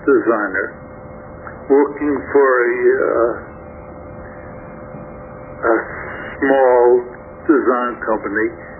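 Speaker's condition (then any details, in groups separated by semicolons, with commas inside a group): Stroke affecting throat muscles; first stroke about 3 years ago, left side totally paralyzed, then three more small strokes; last small stroke affected throat muscles, tough time talking, listener says speech sounds fine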